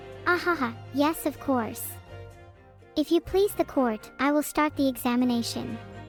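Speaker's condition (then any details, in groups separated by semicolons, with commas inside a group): No condition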